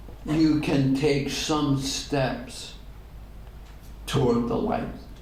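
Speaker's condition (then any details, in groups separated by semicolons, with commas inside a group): ALS; degenerative; diagnosed ten years ago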